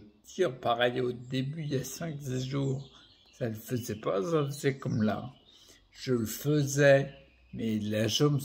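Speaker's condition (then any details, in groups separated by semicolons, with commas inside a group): Primary progressive multiple sclerosis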